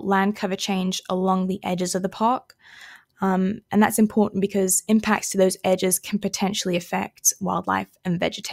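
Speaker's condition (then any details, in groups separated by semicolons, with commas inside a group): No condition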